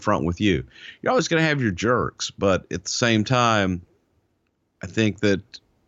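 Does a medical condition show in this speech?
No.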